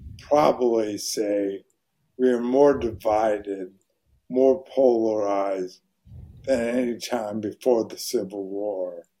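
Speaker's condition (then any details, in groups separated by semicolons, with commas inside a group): ALS; voice very hoarse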